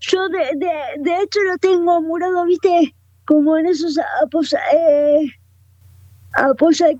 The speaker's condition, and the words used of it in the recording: Cerebral palsy. Lo que os dificulta es la movilidad y, por ejemplo, el habla, ¿verdad?